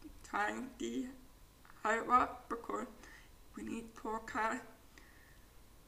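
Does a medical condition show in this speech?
Yes: profound deafness; unsure whether speech clear enough to understand, captions provided for accessibility.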